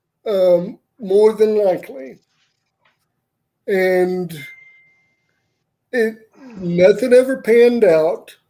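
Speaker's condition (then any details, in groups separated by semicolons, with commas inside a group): Cerebral palsy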